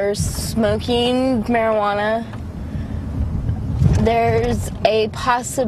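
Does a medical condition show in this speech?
Yes: cerebral palsy, severe; severe stutter, calmer less rushed speech after marijuana.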